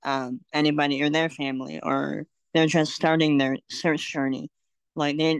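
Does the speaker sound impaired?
Yes: cleft lip and palate; congenital.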